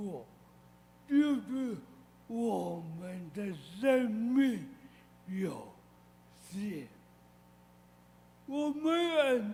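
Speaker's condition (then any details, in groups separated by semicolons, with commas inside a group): Cerebral palsy; severe, walked only at age 8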